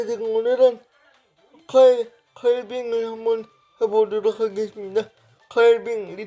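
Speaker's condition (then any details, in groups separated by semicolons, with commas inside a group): Brain lesion disability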